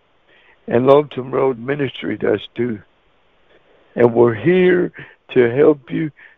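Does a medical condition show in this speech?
Yes: cerebral palsy; wheelchair user.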